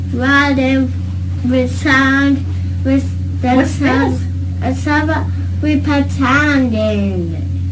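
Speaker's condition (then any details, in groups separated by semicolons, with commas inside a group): Childhood apraxia of speech; off-target movements, sound distortions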